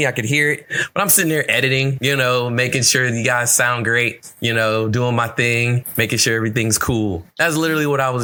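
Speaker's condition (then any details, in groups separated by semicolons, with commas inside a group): No condition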